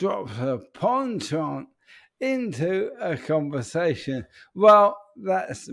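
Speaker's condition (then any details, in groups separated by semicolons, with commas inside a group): ALS; speech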